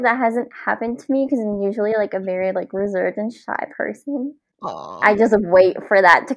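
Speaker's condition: Cleft palate; many facial surgeries

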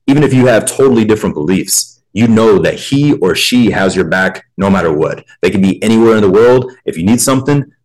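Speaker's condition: No condition

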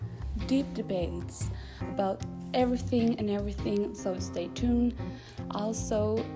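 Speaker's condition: No condition

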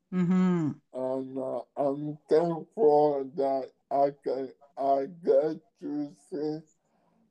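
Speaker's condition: ALS; voice box going, slurred speech, speaks very slowly, hard to hear

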